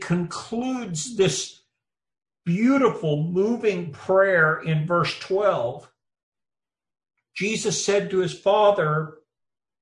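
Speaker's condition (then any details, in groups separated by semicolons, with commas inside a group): No condition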